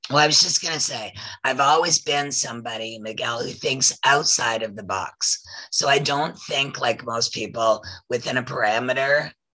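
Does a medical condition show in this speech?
Yes: voice loss after throat polyp; smoker-like voice from throat surgery not smoking, whole voice affected, still recovering.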